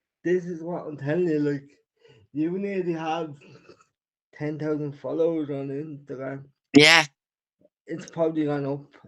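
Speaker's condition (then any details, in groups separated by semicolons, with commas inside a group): Cerebral palsy; wheelchair user since childhood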